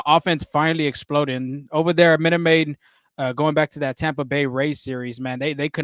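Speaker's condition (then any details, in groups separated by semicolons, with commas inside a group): No condition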